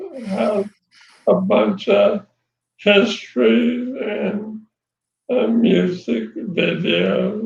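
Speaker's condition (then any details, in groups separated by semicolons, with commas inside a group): ALS; voice changed early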